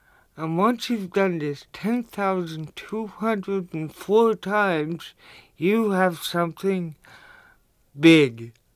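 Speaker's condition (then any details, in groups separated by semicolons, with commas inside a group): Cerebral palsy; cerebral palsy since childhood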